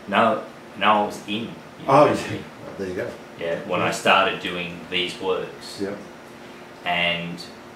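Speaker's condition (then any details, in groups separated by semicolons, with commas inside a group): No condition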